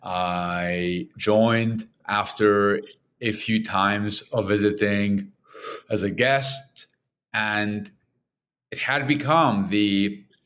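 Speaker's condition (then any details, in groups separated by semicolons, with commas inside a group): Stutter; lifelong stutter, onset around age two, noticed by mother; breathing technique to control stutter, Toastmasters member nine years; audible breathing, effort to control stutter, pauses that could be mistaken for internet lag; prolonged sounds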